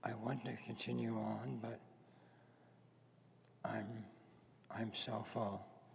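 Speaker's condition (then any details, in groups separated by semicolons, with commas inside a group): Head and neck cancer; vocal cord paralysis affects voice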